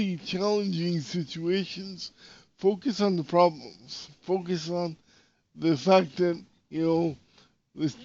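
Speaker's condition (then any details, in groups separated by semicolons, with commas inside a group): Cerebral palsy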